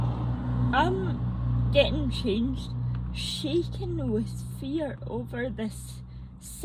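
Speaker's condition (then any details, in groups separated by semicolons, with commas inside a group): Mixed cerebral palsy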